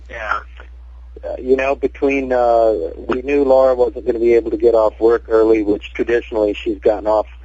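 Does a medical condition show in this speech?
No.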